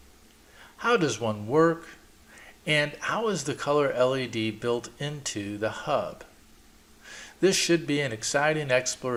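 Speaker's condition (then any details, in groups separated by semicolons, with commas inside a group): No condition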